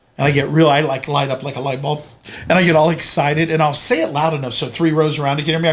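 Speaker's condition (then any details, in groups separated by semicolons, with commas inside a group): No condition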